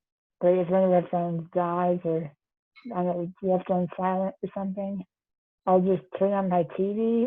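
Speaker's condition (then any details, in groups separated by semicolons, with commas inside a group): Duchenne muscular dystrophy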